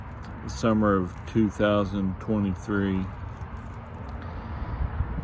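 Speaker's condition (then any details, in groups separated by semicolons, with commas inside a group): ALS; early stage, recently diagnosed, onset couple years ago, walking changes; slurred speech, hard forming words, choking on liquids, one cheek still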